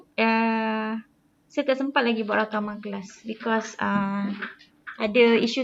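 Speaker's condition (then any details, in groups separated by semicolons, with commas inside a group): No condition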